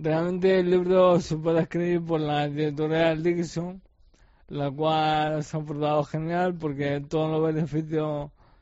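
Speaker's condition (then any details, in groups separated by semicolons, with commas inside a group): ALS; facial and mouth muscles affected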